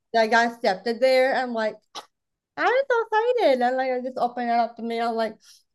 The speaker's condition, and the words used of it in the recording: Down syndrome. Uh, hopefully you can understand her.